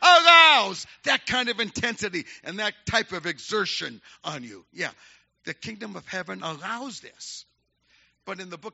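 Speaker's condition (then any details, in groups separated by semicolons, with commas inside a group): No condition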